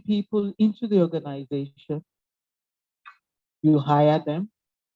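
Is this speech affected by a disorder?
No.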